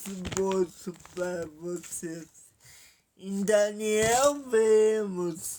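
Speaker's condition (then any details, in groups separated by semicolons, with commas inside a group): Paralysis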